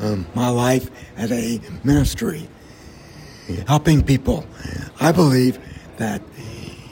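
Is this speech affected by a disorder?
Yes: vocal cord damage; gunshot to head, Austin mini-mart shooting, traumatic brain injury, right side and arm weak, limp; bullet went through speech area, no speech two months, speech and language returned.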